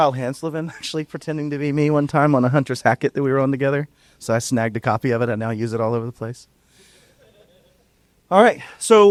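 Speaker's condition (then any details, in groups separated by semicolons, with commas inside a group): No condition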